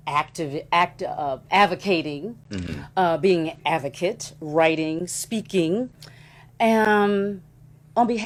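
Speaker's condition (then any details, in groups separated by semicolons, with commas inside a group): No condition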